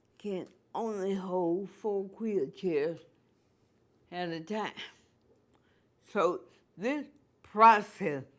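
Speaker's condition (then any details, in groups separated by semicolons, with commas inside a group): Cerebral palsy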